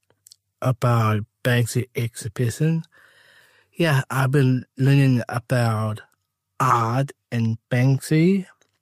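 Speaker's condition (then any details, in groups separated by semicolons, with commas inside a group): Down syndrome; age 21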